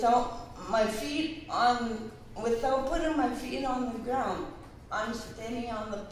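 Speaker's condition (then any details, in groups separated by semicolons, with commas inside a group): Cerebral palsy; present since childhood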